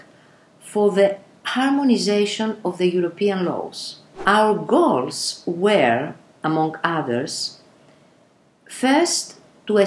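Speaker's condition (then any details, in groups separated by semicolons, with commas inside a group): No condition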